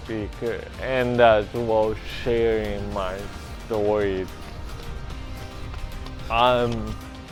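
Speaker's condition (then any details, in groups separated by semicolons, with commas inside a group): Cerebral palsy; from birth, diagnosed about age three, affects walking and running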